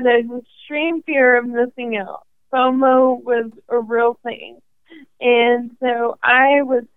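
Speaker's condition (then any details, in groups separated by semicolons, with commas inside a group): ALS; diagnosed at 27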